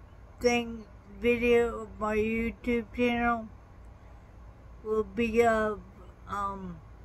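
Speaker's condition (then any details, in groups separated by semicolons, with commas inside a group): Traumatic brain injury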